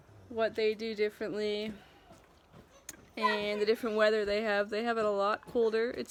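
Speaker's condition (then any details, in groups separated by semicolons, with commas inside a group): No condition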